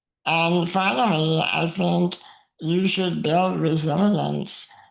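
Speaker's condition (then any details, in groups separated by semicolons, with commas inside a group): Muscular dystrophy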